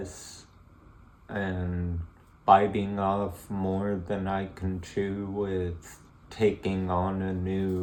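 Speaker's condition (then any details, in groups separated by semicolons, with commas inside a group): Multiple sclerosis; relapsing remitting, very rapid onset, fast disability; onset age 26, ocrelizumab infusions, monthly IVIG infusions; speech affected, syllable-by-syllable, very slow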